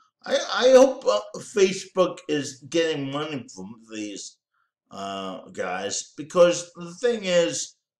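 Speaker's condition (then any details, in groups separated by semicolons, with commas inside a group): Cerebral palsy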